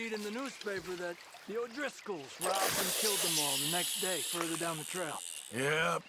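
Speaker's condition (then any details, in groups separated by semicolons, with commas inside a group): No condition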